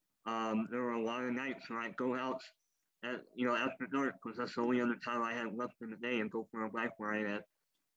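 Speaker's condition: Cleft lip and palate, popliteal pterygium syndrome

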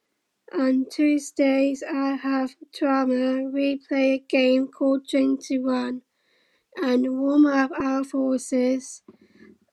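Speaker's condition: Down syndrome; since infancy, hole in heart, heart surgery at nine months, wires for heart

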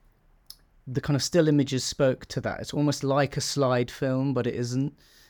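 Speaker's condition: No condition

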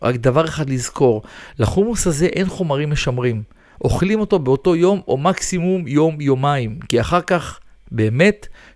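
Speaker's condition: No condition

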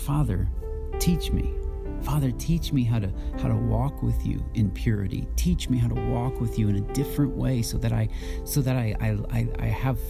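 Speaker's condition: No condition

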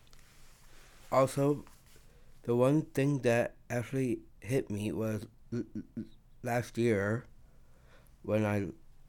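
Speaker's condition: Down syndrome; present from birth, extra chromosome

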